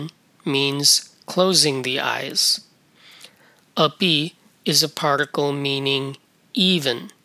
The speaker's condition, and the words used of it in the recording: None; typical speech.